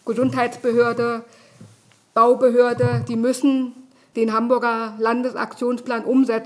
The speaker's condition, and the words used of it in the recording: Deafness. Und dann bin ich zu einem Verkäufer gegangen und dadurch, dass ich ja sprechen kann, guckt er mich ziemlich komisch an und sage, ja, ich bin taub